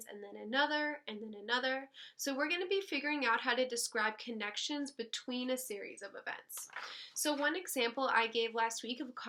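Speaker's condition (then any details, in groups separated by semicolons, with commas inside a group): No condition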